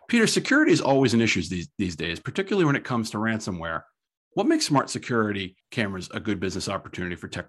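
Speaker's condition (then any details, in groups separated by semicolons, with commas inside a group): No condition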